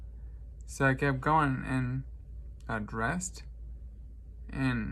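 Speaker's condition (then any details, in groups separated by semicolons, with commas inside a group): Traumatic brain injury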